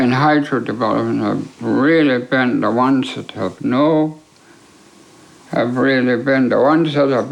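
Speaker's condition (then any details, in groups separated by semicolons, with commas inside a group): ALS; affects swallowing and speech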